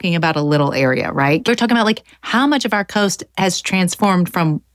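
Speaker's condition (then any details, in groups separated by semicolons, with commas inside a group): No condition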